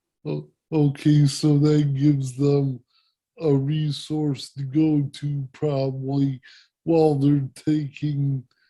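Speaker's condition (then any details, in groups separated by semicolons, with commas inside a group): Cerebral palsy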